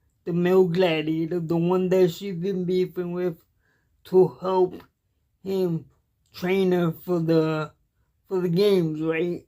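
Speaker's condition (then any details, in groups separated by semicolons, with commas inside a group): Cerebral palsy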